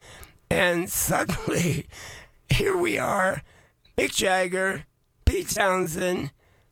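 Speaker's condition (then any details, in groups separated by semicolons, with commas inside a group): Voice changed after vocal cord surgery; vocal cord surgery about two years ago, man aged 81; about two years since vocal cord surgery; likened to Miles Davis after surgery, may sound less clear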